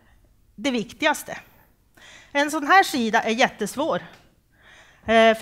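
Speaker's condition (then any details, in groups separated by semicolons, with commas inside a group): No condition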